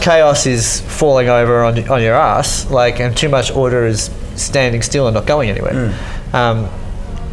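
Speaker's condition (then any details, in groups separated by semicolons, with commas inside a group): Cleft lip and palate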